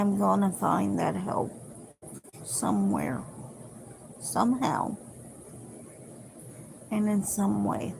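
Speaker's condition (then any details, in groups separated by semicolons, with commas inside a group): Cerebral palsy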